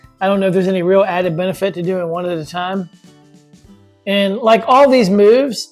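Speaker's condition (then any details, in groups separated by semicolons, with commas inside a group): No condition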